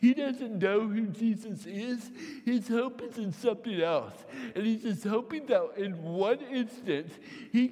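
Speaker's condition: Cerebral palsy; mild cerebral palsy from birth

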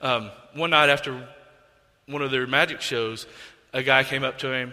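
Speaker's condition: No condition

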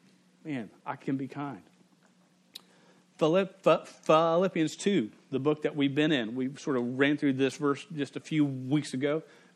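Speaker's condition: Stuttering; much worse through school years, variable with bad days; pretty fluent currently; pretty fluent now, some days unable to say own name; repeated sounds

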